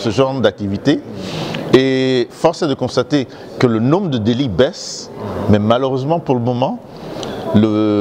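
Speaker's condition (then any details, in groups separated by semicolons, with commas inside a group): No condition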